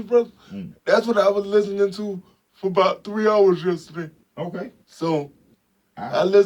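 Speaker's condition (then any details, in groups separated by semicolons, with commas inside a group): Spastic quadriplegic cerebral palsy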